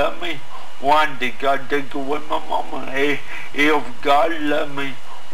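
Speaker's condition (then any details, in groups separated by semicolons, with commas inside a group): Cerebral palsy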